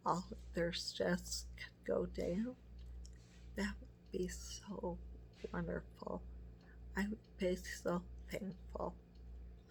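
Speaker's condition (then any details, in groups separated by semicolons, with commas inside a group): MS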